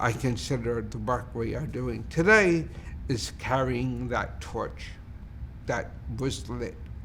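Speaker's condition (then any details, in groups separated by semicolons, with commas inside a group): Cerebral palsy; speech primarily affected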